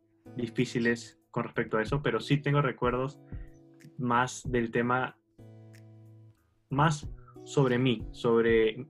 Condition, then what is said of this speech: Stuttering. Entonces yo seguí tartamudeando hasta las hasta que tuve unos ah, hasta que tuve nada, hasta los ocho, bueno, hasta hoy, ¿no?